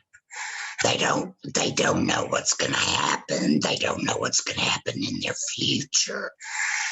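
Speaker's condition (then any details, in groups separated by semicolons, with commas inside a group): Laryngectomy after cancer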